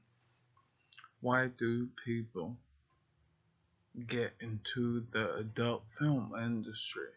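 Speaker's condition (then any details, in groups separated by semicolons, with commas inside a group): Multiple sclerosis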